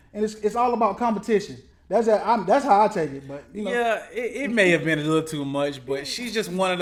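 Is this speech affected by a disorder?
No.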